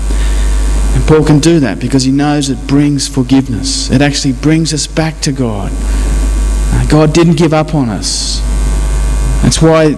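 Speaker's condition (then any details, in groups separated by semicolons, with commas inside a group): No condition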